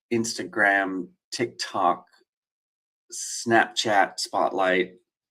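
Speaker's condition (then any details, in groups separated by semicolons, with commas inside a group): No condition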